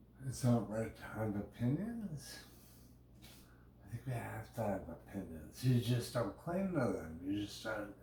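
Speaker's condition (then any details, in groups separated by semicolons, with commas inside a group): Brain injury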